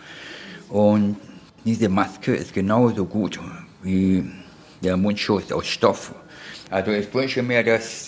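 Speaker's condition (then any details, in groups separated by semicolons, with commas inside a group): Deafness; near-total hearing loss since age one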